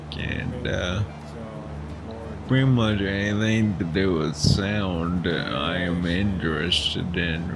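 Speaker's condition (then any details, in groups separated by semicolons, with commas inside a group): Friedreich's ataxia; swallowing and speaking affected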